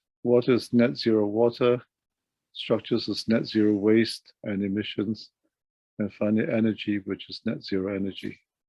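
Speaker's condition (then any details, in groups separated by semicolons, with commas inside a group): No condition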